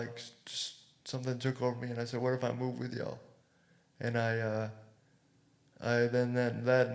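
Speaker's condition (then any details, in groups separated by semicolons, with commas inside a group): Cerebral palsy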